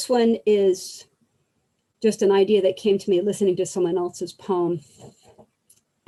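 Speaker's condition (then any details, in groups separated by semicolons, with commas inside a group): No condition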